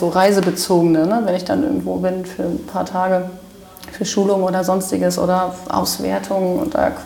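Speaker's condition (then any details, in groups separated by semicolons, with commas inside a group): No condition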